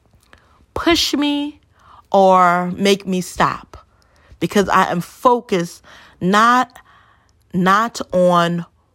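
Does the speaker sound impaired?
Yes: stuttering; traumatic brain injury causing word-finding difficulty; stumbles on some words, amount varies, word comes eventually, forgets words when distracted or overly tired; here prolonged sounds, blocks.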